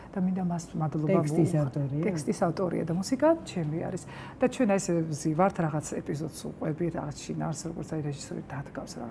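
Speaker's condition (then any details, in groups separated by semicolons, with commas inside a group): No condition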